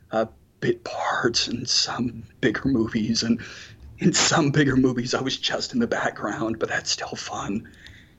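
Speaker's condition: Spasmodic dysphonia; can still communicate and be heard

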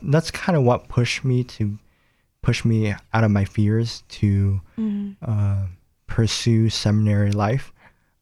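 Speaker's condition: Cleft palate; nose and lip

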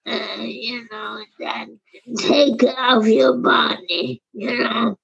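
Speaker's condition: Primary lateral sclerosis; wheelchair

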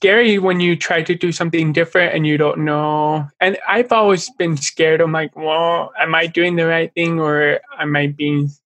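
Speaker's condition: Deafness; born deaf both ears, implant at 13, speech therapy ages 2-3 to 10-11, redone after implant; struggles with speaking, no full sentences until age five, sign language learned later, still has accent

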